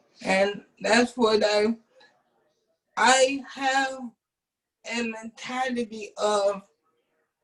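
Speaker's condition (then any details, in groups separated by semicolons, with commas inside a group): Cerebral palsy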